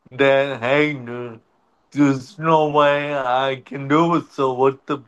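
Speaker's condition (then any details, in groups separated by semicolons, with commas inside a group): Cerebral palsy; present from birth, could walk a little as a child, wheelchair over the years; uses wheelchair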